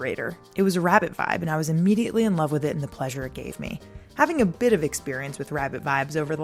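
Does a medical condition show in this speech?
No.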